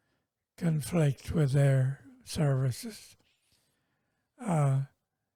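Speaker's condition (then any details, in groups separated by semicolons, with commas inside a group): Multiple sclerosis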